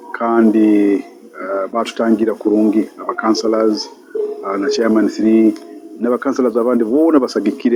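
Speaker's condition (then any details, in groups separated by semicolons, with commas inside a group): No condition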